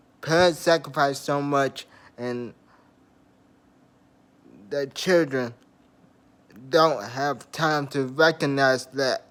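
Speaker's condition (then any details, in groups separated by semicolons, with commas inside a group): Traumatic brain injury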